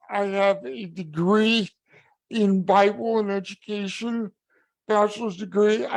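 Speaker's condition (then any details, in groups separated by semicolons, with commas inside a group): Cerebral palsy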